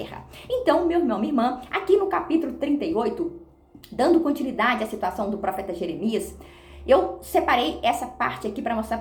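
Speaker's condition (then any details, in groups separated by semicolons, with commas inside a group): No condition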